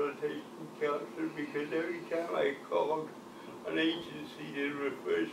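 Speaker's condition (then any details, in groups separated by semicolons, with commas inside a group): Cerebral palsy; from birth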